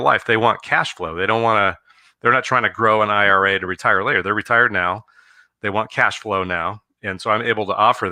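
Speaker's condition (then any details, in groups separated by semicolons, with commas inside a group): No condition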